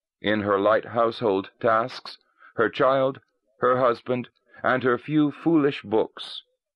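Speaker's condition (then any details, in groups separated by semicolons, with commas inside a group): No condition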